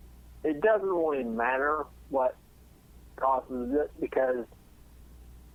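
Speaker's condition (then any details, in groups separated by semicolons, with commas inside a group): Ataxia; type not stated, untreatable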